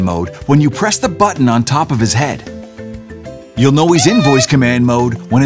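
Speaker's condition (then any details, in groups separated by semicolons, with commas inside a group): No condition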